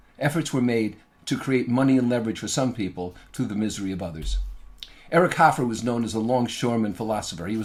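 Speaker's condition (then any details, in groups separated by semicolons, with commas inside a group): No condition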